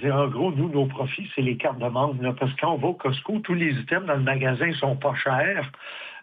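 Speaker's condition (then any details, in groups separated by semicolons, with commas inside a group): No condition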